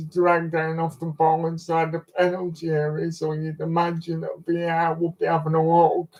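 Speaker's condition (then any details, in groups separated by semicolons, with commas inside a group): Cerebral palsy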